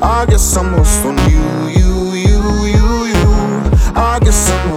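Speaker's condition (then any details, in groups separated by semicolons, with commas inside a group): No condition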